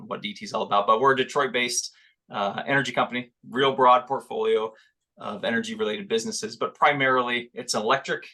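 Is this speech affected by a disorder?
No.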